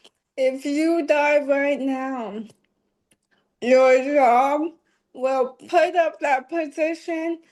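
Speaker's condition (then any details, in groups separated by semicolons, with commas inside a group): ALS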